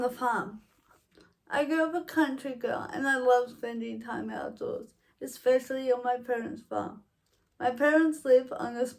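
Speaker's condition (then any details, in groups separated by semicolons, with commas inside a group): Cerebral palsy, mild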